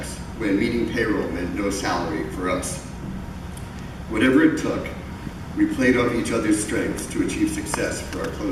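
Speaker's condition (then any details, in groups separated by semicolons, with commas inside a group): No condition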